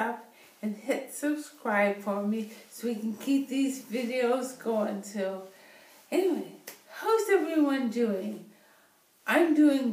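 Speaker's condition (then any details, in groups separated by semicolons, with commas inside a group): Bulbar ALS, bulbar onset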